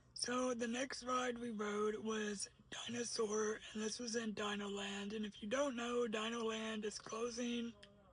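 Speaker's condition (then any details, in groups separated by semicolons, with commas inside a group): Cerebral palsy; uses a wheelchair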